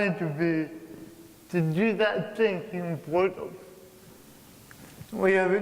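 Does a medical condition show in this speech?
Yes: cerebral palsy.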